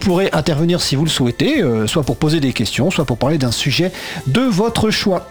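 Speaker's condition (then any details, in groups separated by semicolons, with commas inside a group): No condition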